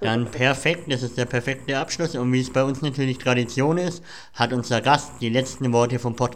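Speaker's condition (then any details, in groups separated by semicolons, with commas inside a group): Cleft palate; voice may audibly show the cleft, says by the norm listeners would find podcasting unlistenable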